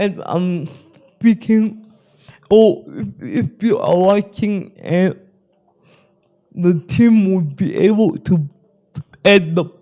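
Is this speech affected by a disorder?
Yes: spastic cerebral palsy.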